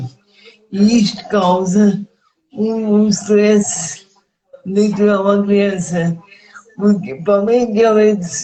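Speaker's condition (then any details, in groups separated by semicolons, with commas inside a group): Cerebral palsy; speech affected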